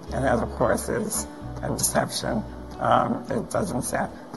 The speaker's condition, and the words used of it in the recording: Spinal muscular atrophy. And when my lungs get congested, I have to have a tube go down my trach to suction.